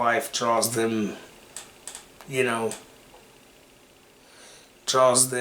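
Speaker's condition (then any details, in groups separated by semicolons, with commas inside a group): Cerebral palsy; takes medication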